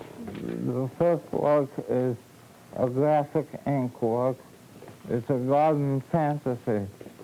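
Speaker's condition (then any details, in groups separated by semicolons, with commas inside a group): Cerebral palsy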